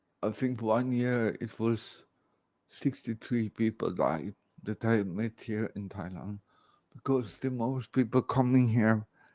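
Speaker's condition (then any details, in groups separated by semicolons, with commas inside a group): Cerebral palsy; atypical speech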